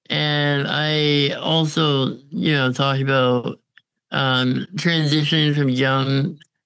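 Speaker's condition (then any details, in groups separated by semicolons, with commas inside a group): Congenital muscular dystrophy; chronically physically disabled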